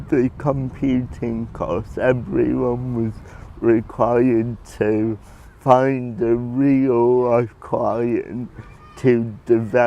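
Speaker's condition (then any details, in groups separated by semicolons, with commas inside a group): Cerebral palsy; early prognosis of never talking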